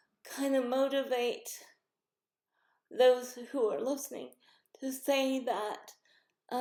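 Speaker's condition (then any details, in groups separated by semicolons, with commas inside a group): Cerebral palsy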